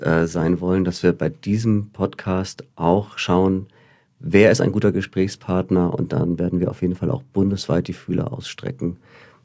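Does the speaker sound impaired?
No.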